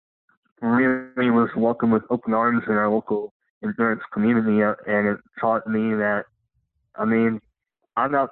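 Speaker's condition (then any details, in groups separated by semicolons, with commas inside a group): Cleft lip and palate; congenital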